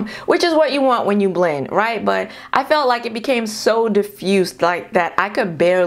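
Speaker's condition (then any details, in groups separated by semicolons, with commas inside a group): No condition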